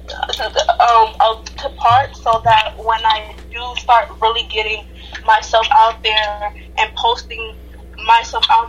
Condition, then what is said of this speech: Stuttering. So, I don't know if you guys have noticed it, but I do.